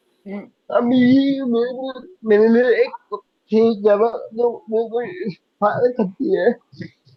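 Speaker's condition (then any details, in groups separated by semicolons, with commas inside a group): Cerebral palsy; could not speak as a child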